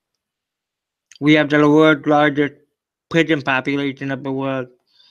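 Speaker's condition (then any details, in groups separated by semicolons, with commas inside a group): Cerebral palsy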